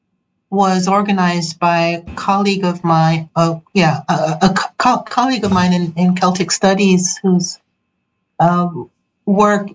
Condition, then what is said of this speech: Stuttering. But every now and again, it does slip out.